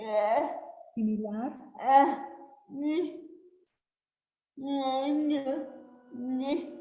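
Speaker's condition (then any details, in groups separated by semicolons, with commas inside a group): Cerebral palsy; since birth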